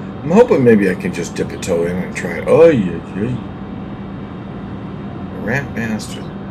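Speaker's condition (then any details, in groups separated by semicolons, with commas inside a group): No condition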